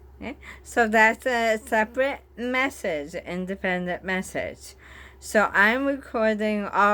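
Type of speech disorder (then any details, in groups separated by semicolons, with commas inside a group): Bulbar dysarthria; bulbar-onset ALS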